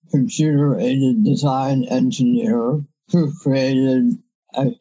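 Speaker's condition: Head and neck cancer surgery; no evidence of disease for years

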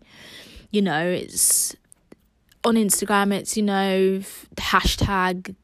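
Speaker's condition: No condition

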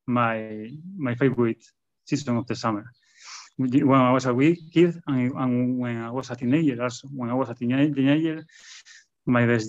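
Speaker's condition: Stuttering; stutter in public speaking, attributed to lifelong shyness and introversion; stutters a lot when talking in public; repeated words, prolonged sounds

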